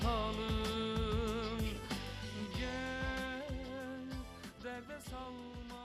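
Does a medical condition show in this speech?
No.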